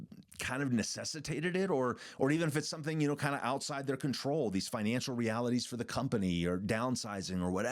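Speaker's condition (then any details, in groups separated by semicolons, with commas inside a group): No condition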